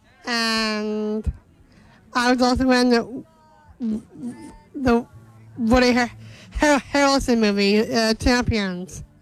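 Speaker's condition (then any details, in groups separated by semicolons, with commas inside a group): Down syndrome; intellectual disability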